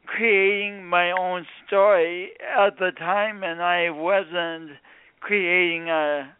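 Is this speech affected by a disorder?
Yes: speech impediment from birth injury; speech impediment sounding unlike a regional accent, not a Midwestern accent.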